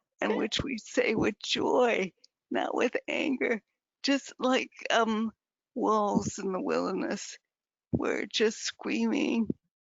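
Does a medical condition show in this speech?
Yes: advanced multiple sclerosis; quadriplegic.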